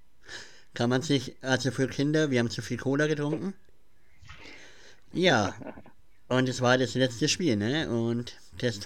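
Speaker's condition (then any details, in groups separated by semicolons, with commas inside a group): Cleft palate; listeners messaged that he cannot be understood, mimicked and mocked when reading aloud at school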